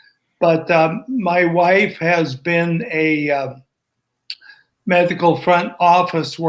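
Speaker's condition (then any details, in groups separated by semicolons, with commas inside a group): ALS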